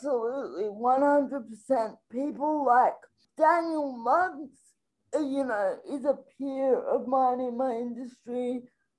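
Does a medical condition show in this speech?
Yes: spastic quadriplegic cerebral palsy; requires support with every aspect of daily life.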